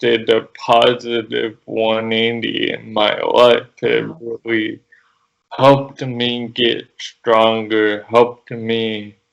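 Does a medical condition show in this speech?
Yes: cerebral palsy.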